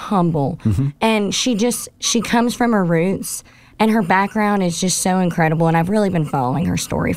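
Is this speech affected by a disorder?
Yes: cleft palate; congenital, prior palate surgery, supported by Operation Smile; gap remaining in palate, widened with growth, tissue surgery to close gap next month, apparatus avoided; some mornings wakes with no voice, mornings rough, voice good lately.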